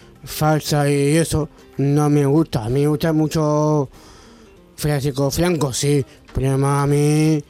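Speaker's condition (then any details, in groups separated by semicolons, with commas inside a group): Down syndrome; short fragmented phrases, agrammatical wording, frequent hesitations and fillers, word repetitions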